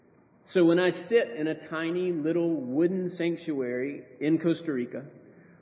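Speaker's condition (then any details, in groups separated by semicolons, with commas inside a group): No condition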